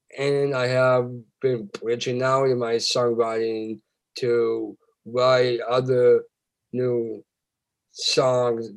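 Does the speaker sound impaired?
Yes: Down syndrome.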